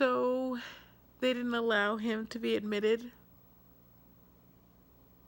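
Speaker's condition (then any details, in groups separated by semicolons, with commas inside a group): Cerebral palsy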